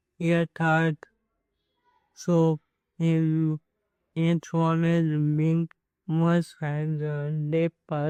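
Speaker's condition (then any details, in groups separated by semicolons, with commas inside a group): Amyotrophic lateral sclerosis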